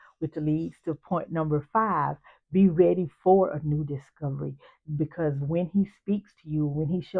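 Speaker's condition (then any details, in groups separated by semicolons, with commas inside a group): No condition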